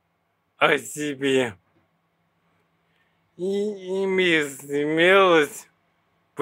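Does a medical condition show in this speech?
Yes: bulbar ALS; bulbar onset, throat, tongue, face paralysis, fastest-progressing; diagnosed last year, progressing, arms and legs weakening; very unclear, speech almost lost, difficult swallowing.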